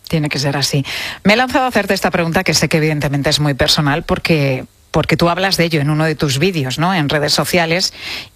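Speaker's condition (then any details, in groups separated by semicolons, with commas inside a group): No condition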